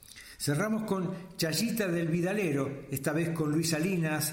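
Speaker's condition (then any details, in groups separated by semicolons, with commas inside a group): No condition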